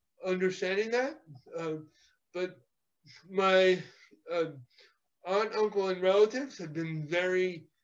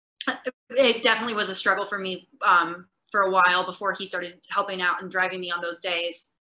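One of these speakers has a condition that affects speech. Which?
The first: cerebral palsy; physical therapy in childhood.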